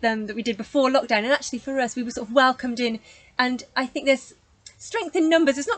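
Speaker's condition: No condition

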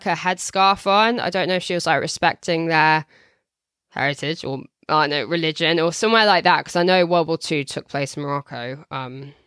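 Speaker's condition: No condition

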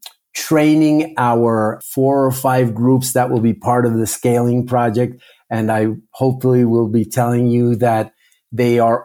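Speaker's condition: No condition

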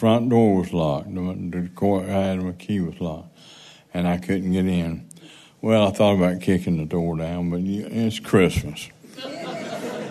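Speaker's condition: Parkinson's

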